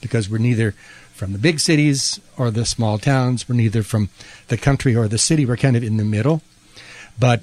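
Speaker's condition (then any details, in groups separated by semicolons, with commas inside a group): No condition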